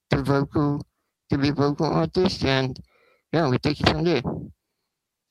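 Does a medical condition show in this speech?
Yes: spinal muscular atrophy; takes much longer to take effect; not much treatment available at this stage.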